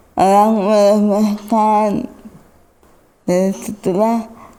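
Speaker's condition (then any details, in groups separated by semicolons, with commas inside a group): Cerebral palsy; after high fever, weak legs, uses wheelchair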